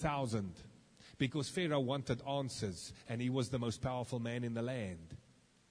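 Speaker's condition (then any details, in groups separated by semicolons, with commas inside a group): No condition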